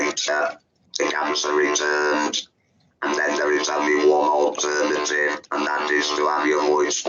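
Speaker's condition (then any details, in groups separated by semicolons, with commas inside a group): Laryngectomy; laryngectomy voice, breathes through neck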